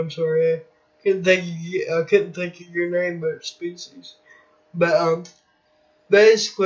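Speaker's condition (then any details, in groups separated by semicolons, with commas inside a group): Cerebral palsy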